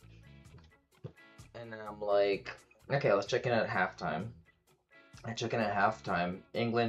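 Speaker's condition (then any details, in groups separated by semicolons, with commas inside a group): No condition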